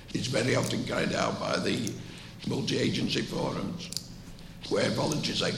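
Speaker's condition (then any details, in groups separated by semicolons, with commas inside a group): Voice prosthesis; speaks with voice prosthesis, asks listeners to accommodate voice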